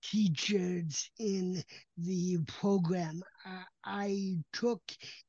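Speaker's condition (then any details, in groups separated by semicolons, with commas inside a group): Cerebral palsy; calm voice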